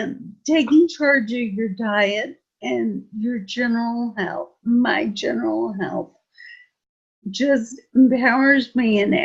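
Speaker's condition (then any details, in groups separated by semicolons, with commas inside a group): Friedreich's ataxia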